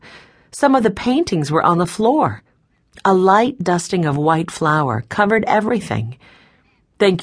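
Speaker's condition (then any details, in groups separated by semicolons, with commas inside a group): No condition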